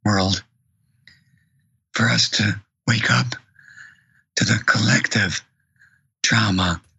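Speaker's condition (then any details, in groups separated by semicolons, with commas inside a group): Vocal cord paralysis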